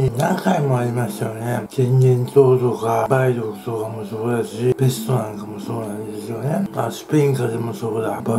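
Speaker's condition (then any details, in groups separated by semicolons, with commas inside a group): Tongue cancer, partial glossectomy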